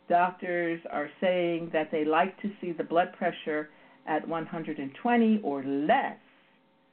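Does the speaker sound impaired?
No.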